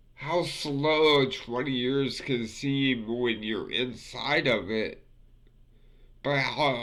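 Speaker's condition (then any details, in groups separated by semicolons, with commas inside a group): Multiple sclerosis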